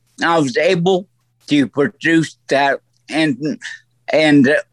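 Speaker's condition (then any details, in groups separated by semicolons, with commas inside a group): Stroke; lay on floor 8 hours before help, voice affected; voice altered since stroke, lasting effect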